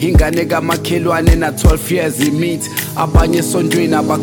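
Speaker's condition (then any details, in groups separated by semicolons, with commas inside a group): No condition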